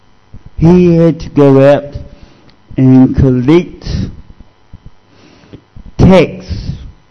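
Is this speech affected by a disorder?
Yes: cerebral palsy; discovered at age 2.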